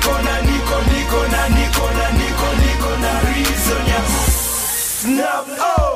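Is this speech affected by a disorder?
No.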